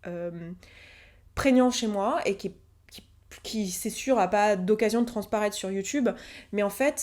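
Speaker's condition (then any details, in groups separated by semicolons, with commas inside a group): No condition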